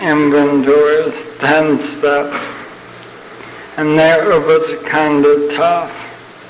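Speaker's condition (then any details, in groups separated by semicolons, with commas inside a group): ALS (Lou Gehrig's disease); progressing, uses wheelchair, fell and cracked chin two years ago, no medication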